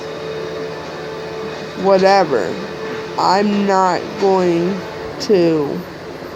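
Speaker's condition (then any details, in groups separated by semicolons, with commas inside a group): Cerebral palsy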